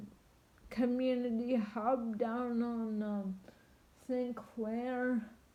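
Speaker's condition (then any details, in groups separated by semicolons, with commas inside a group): Triplegic cerebral palsy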